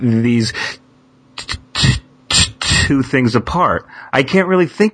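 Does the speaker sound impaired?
Yes: stuttering; person who stutters, working on stuttering, okay stuttering in front of people; anxiety about stuttering or social communication has paralyzing effect; here prolonged sounds, blocks.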